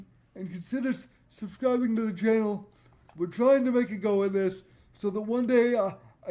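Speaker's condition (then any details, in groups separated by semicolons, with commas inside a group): Cerebral palsy; voice tone sometimes odd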